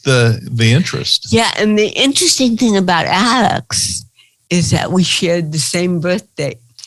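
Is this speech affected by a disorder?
Yes: cerebral palsy; from birth.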